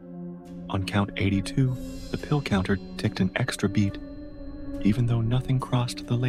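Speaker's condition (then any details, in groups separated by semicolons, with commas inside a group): No condition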